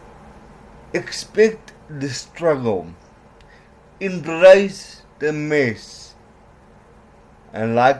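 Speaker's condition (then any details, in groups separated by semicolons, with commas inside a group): Cerebral palsy; worse when mouth tires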